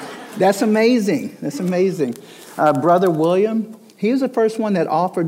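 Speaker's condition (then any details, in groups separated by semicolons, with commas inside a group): No condition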